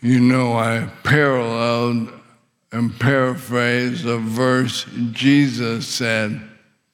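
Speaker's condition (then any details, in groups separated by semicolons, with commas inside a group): ALS; muscles falling apart throughout body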